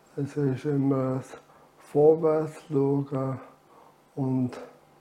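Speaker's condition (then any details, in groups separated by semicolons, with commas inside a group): ALS; reduced air makes talking effortful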